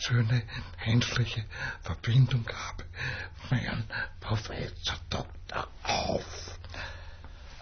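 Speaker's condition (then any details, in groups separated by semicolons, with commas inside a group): Dystonia with speech disorder; lifelong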